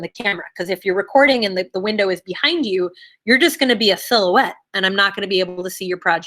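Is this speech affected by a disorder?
No.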